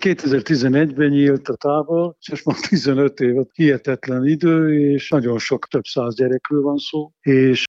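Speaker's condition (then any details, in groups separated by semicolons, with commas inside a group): No condition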